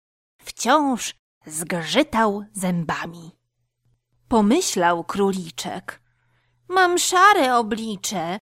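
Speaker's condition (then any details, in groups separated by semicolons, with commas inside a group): No condition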